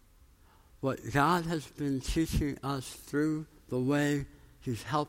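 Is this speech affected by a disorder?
Yes: tongue cancer, jaw reconstruction, osteonecrosis of jaw after radiation.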